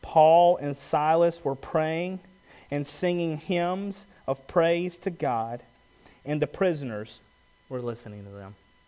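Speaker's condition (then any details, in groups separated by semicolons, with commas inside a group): No condition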